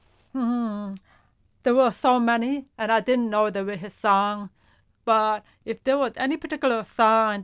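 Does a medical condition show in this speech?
Yes: profound deafness; hears vowels but not consonants, uses hearing aids, no vibration felt.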